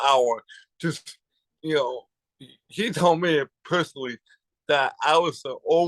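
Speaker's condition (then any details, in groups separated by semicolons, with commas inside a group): Cerebral palsy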